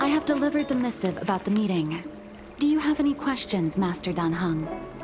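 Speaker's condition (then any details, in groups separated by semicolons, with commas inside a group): No condition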